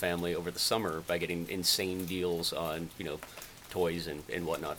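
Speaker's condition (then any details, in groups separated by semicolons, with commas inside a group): No condition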